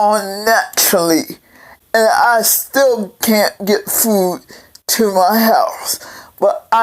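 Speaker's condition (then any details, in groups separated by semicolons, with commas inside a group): Cerebral palsy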